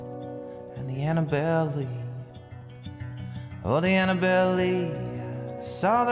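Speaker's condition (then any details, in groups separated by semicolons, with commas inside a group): No condition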